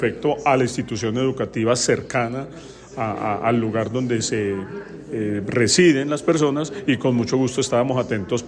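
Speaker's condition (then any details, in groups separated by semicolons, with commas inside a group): No condition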